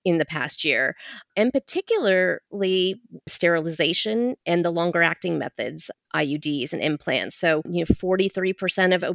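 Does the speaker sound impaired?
No.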